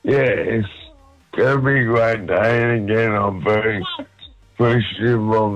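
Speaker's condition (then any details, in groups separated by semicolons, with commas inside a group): MND; motor neurone disease, diagnosed a little over a month ago; symptoms stable, maintained with diet and exercise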